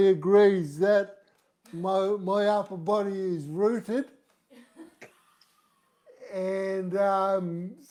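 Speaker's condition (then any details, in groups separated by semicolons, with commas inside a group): Cerebral palsy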